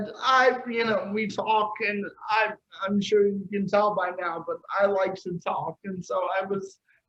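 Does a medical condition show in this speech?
Yes: cerebral palsy.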